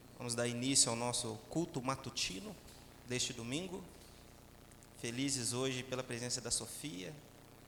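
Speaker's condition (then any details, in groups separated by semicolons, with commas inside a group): No condition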